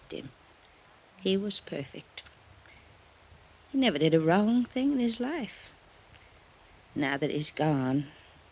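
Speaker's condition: No condition

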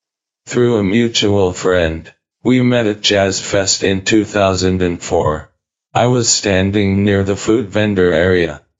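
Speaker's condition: ALS, speech-generating device; eight years since diagnosis

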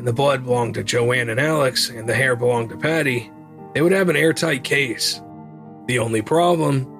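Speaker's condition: No condition

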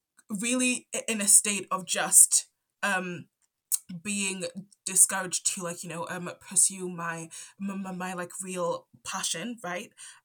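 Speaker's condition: Stutter; onset around age 5 after move from Zambia to UK, none before per parents, cause unknown; adult, ongoing stutter; stutters here and there, stutter affects talking, often stays quiet to avoid stuttering; repeated sounds

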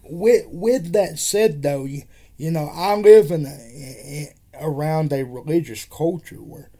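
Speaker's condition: Cerebral palsy; wheelchair user

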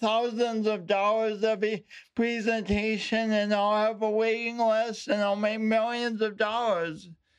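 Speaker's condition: Speech impediment; since childhood, affects voice and coordination, unique walk; still has speech impediment, speaks publicly; impediment noticeable on first meeting but words formed, intelligible

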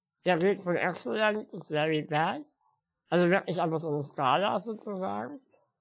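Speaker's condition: Spinal muscular atrophy; physical disability

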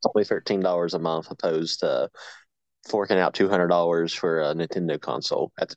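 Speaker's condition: No condition

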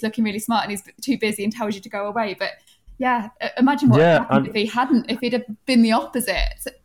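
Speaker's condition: No condition

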